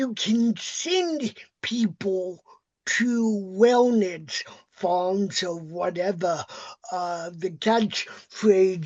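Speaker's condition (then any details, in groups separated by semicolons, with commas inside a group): Cerebral palsy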